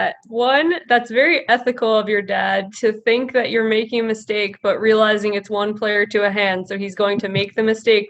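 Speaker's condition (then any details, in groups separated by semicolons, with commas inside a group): No condition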